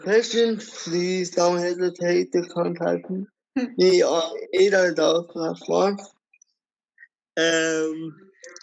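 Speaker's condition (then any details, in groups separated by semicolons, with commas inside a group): Cerebral palsy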